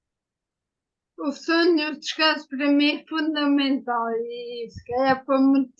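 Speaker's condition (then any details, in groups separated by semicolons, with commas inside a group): Ataxia after brain injury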